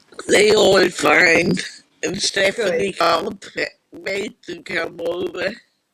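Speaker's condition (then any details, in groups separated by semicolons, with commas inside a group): Multiple sclerosis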